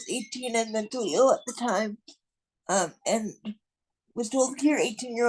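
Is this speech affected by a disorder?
Yes: cerebral palsy; non-progressive, will not improve.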